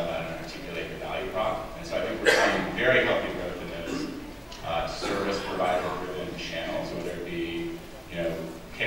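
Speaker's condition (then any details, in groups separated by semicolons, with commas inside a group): No condition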